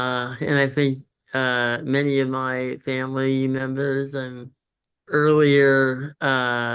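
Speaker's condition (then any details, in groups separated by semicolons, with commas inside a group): Congenital muscular dystrophy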